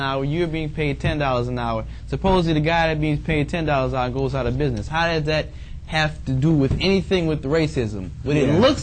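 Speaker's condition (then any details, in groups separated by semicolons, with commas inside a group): No condition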